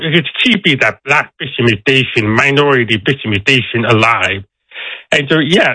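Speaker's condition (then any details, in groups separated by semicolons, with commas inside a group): Deafness; deaf accent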